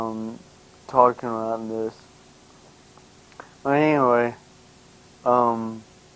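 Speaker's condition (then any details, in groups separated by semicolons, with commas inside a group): Brain injury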